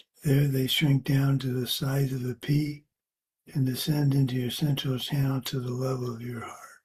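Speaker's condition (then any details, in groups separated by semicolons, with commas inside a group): Parkinson's; age 73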